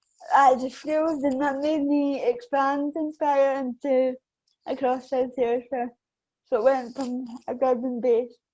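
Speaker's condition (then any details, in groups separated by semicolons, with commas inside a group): Cerebral palsy; affects balance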